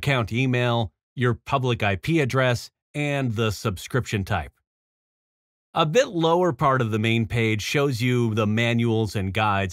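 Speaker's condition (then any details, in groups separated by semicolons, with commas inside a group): No condition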